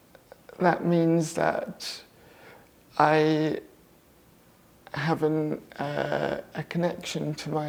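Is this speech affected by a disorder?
Yes: cerebral palsy; left-sided muscle tension.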